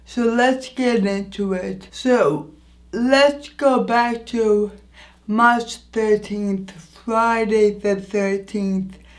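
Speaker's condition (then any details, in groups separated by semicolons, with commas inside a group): Anoxic brain injury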